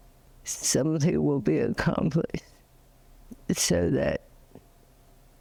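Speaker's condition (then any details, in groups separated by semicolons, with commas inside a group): ALS; diagnosed seven months earlier, end of life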